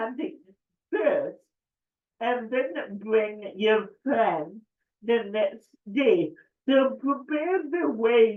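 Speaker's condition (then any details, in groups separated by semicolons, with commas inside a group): Cerebral palsy; affects speech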